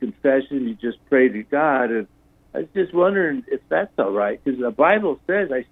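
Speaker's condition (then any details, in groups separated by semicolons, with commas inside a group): No condition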